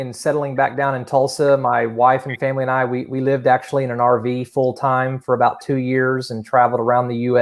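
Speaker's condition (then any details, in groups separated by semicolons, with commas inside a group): No condition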